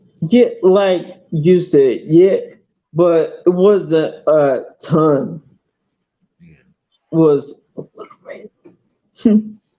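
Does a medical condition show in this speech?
Yes: multiple sclerosis.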